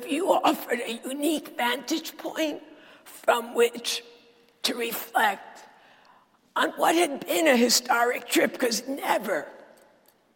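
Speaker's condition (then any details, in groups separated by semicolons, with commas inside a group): Dysphonia; still preaches with this voice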